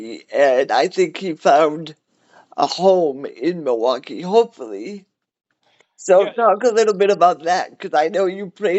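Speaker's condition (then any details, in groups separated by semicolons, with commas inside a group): Cerebral palsy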